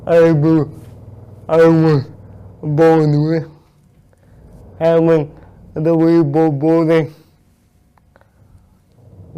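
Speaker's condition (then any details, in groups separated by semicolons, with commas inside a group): Cerebral palsy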